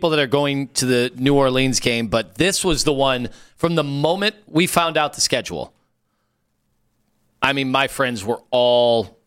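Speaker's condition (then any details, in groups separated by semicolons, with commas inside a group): No condition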